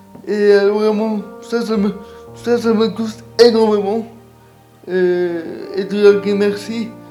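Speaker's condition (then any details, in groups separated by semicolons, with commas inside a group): Cerebral palsy; present from birth, motor disorders; about twenty years since diagnosis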